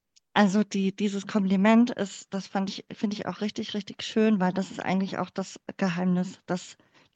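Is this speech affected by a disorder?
Yes: cleft palate; speaking in front of class and using voice for speaking never felt easy, sang a lot instead.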